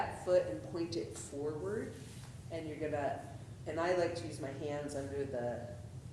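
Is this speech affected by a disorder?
No.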